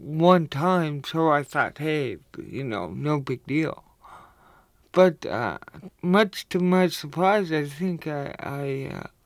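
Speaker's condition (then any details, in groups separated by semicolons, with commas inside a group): Cerebral palsy; limited coordination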